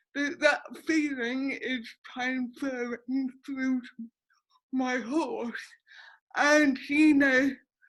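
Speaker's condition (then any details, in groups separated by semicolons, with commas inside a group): Cerebral palsy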